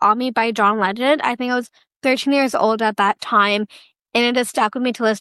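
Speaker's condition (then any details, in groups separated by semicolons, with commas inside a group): Down syndrome; duplicate of the 21st chromosome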